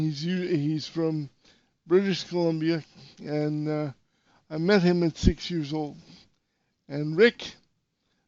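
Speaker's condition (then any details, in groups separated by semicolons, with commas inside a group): Cerebral palsy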